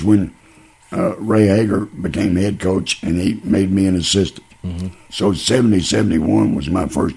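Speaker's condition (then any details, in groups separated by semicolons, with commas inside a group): Laryngeal cancer; about 12 years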